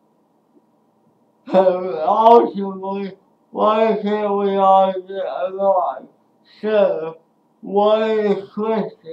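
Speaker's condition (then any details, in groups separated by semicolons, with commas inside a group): Speech impairment after birth surgery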